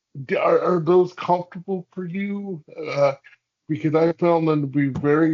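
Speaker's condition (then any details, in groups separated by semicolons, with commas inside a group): Cerebral palsy; hamstring releases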